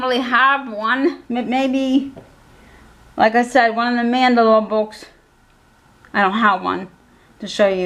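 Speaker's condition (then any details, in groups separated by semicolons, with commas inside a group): Cerebral palsy; physical handicap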